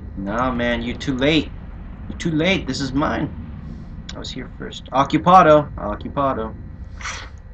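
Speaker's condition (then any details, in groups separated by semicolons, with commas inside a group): No condition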